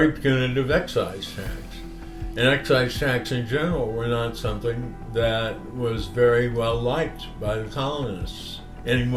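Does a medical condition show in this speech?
Yes: Parkinson's disease; visible shaking.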